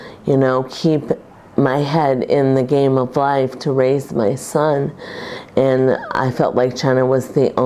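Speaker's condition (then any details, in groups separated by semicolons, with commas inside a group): Primary lateral sclerosis; speech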